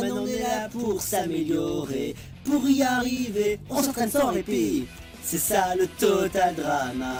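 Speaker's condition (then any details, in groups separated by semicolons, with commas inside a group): No condition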